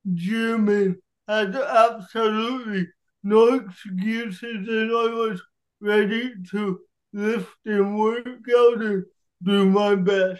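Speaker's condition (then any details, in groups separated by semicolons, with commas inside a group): Cerebral palsy; wheelchair user, cerebral palsy since childhood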